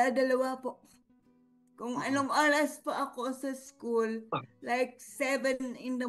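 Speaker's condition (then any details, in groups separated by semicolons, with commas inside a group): Cerebral palsy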